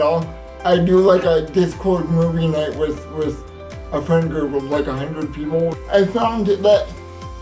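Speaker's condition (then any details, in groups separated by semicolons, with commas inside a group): Cerebral palsy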